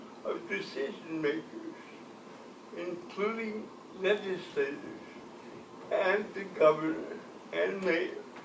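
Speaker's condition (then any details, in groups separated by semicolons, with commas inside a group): Cerebral palsy; from birth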